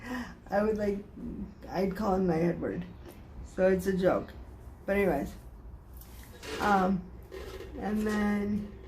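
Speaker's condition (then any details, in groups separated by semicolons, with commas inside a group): Cerebral palsy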